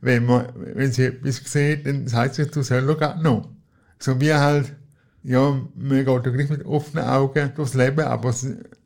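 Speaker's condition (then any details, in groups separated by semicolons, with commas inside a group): Cerebral palsy; wheelchair user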